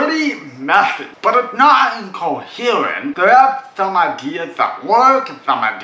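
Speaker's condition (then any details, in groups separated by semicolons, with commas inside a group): Cerebral palsy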